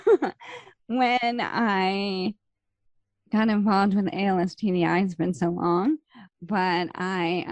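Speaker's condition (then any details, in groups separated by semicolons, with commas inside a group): ALS; slow progressing form; about 17 years since diagnosis, relatively mildly affected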